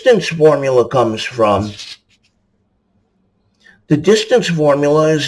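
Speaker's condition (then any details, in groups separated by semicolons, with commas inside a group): No condition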